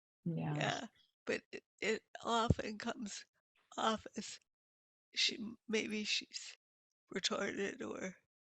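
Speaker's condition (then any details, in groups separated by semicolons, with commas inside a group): Multiple sclerosis; progressive form, quadriplegic, wheelchair user; voice lacking volume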